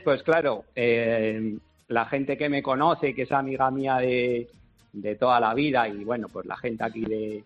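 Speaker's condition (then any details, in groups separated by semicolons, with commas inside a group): No condition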